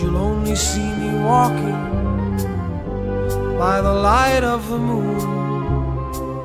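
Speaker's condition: No condition

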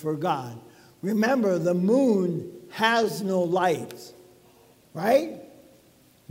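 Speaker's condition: ALS; talking a little bit funny

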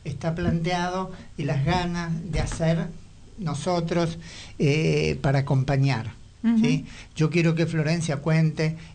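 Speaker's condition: No condition

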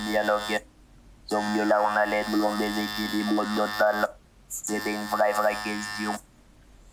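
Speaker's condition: Total pharyngolaryngectomy; first cancer 3 years ago, chemoradiotherapy, tracheal stenosis, second cancer, partial oesophagectomy, neck dissection; no natural voice, cannot shout or laugh, phone understood only by family, caregivers, lost in noise

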